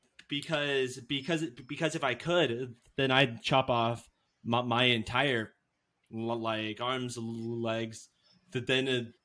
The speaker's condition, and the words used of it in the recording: Stuttering. With me, so if I didn't have these massive pauses where it's like, what is he gonna say? What's he gonna do?